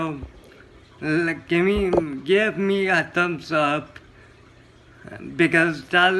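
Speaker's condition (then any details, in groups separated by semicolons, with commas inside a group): Cerebral palsy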